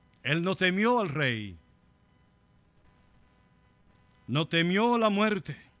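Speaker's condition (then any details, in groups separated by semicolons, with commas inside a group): No condition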